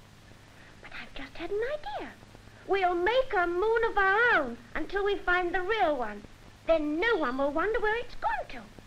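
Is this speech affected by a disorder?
No.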